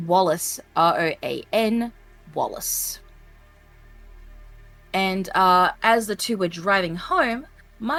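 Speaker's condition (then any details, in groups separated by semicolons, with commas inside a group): No condition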